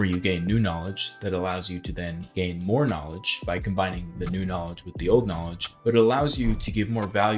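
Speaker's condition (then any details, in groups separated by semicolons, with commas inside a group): No condition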